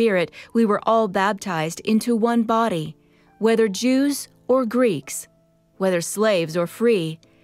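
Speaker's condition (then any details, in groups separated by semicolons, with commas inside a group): No condition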